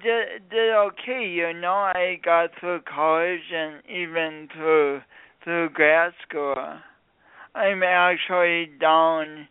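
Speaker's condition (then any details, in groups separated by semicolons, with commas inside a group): Speech impediment from birth injury; not a Midwestern accent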